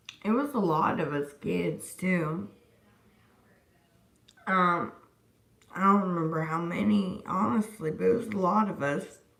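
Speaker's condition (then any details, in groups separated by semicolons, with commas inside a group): Disability causing slurred speech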